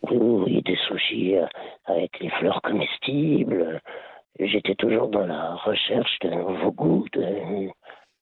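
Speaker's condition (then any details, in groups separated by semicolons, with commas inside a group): Laryngeal cancer; later lung cancer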